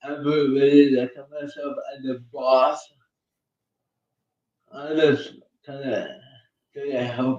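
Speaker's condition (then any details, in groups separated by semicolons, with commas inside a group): Cerebral palsy; uses one hand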